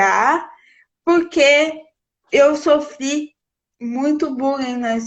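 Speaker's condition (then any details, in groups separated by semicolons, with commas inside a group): Cerebral palsy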